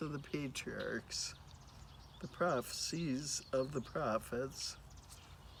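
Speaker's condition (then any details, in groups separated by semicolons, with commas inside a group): No condition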